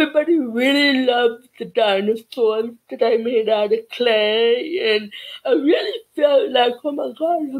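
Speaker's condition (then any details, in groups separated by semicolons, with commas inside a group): Cerebral palsy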